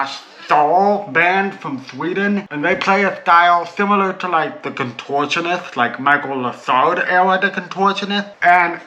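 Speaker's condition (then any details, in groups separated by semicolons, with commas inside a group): Cerebral palsy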